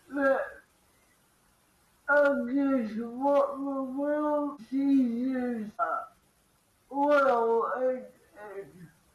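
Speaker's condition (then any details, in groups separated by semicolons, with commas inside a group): Cerebral palsy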